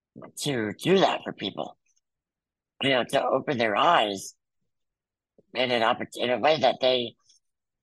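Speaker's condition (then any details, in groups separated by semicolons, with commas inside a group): Muscular dystrophy; congenital, wheelchair user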